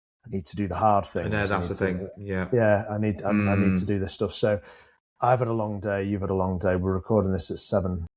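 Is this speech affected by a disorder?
No.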